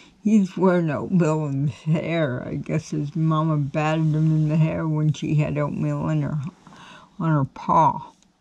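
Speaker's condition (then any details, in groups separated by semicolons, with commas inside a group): Cerebral palsy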